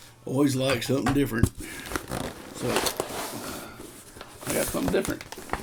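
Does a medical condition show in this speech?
No.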